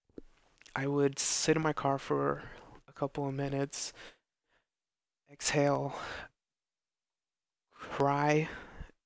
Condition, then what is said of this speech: Stuttering. It's uncomfortable to speak, especially in a certain type of situation.